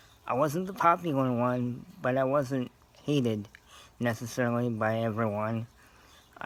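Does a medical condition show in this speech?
Yes: cerebral palsy; scoliosis.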